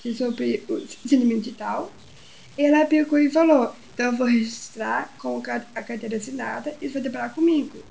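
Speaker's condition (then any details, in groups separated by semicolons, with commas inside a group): Down syndrome; trained at Atitude Inclusão to present talk slides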